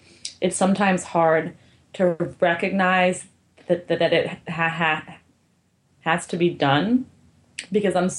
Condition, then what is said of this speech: Stuttering. And if you have any, like, if you can't understand me, or I'm speaking too fast, or you have any questions about it, just ask me.